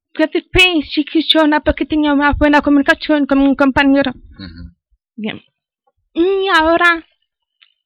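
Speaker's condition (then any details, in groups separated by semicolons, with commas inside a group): Deafness; cochlear implant at age 11 by own choice, secondary school without interpreter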